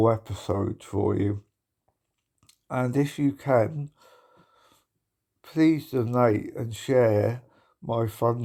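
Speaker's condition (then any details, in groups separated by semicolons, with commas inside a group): Motor neuron disease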